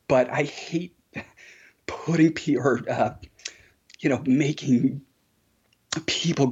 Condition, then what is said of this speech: Spasmodic dysphonia. So I do consider myself lucky to be one of the lucky ones that have this, where I can still communicate and be heard.